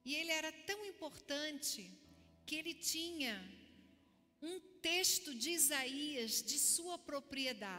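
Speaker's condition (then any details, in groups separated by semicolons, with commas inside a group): No condition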